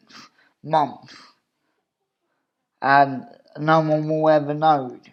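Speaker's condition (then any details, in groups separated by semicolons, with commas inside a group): Cerebral palsy; obvious speech impediment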